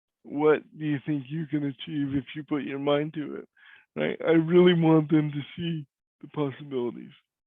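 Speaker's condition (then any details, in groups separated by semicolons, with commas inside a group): Cerebral palsy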